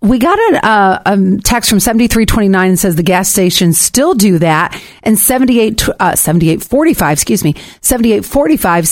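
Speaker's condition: No condition

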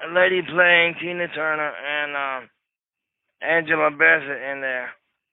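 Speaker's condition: Cerebral palsy; wheelchair user

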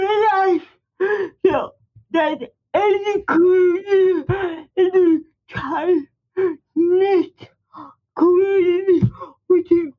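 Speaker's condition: Speech impairment; uses wheelchair

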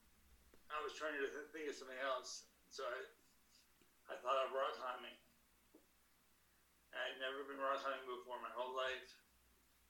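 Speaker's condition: Young onset Parkinson's disease; diagnosed at 38, first misdiagnosed as multiple sclerosis, deep brain stimulation surgery; at least nine years since diagnosis, on L-dopa, depends on medication to move, protein blocks medication

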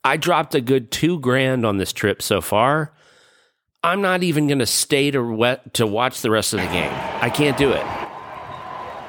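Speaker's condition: No condition

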